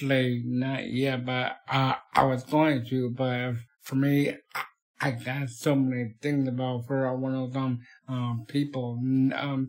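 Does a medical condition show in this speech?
Yes: Down syndrome.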